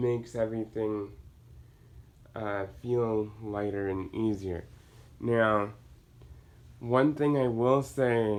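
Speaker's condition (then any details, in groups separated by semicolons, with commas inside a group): Cerebral palsy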